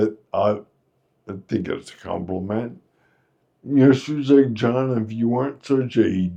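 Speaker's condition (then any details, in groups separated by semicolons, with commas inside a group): Friedreich's ataxia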